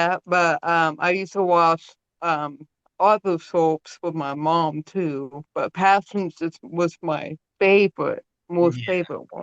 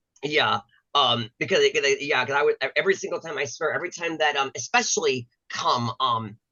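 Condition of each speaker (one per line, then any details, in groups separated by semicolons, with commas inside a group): Cerebral palsy; present from birth
No condition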